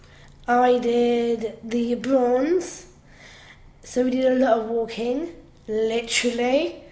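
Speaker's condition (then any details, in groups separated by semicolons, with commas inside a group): Down syndrome; down syndrome since birth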